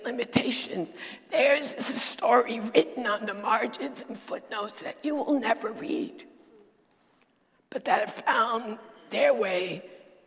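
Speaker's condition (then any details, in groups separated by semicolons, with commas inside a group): Dysphonia; not a sore throat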